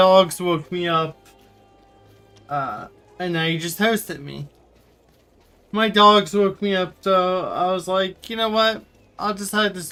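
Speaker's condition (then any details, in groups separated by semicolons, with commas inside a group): Cerebral palsy; wheelchair user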